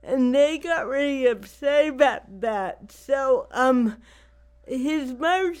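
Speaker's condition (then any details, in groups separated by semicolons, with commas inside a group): Cerebral palsy; not degenerative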